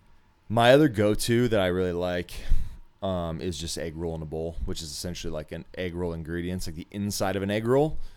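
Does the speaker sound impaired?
No.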